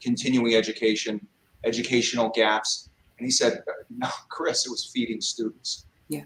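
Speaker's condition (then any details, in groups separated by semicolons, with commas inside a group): No condition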